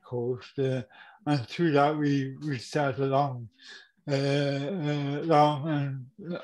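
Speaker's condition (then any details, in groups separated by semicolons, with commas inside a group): Cerebral palsy; diagnosed about 50 years ago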